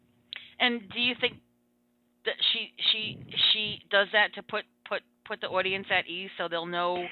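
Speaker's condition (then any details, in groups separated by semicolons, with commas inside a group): Stuttering; rarely stutters on own name; audible stutters during recording, including a block; repeated sounds, repeated words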